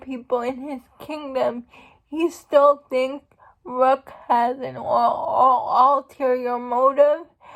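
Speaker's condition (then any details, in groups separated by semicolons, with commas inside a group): Cerebral palsy; uses wheelchair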